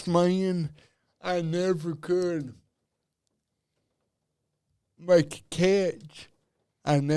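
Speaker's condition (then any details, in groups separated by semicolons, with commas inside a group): Cerebral palsy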